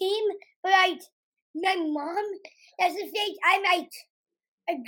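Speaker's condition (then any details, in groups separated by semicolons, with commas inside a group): Down syndrome; congenital, diagnosed before birth, heart defect also found before birth, about ten years old; short answers, often prompted by mother, 'annoying' misheard as 'important'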